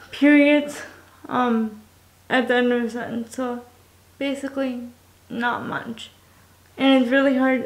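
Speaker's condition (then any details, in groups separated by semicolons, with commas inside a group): Cerebral palsy, spastic quadriplegic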